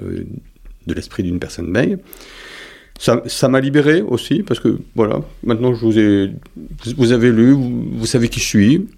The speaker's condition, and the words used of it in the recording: Stuttering. Je suis une personne qui bégaye fluidement, d'accord Alors, quand quand je dis ça, c'est que je me considère comme